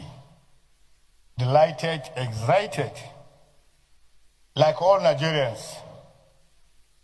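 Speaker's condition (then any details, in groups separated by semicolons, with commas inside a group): No condition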